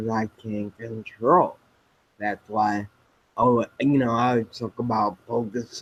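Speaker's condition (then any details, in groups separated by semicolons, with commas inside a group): Spinocerebellar ataxia type 7, SCA7; speech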